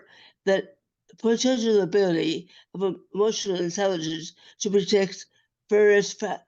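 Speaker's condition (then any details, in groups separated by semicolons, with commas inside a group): Acquired brain injury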